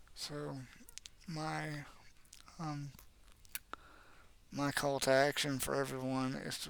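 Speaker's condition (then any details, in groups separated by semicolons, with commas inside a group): Cerebral palsy; worsened by neck injury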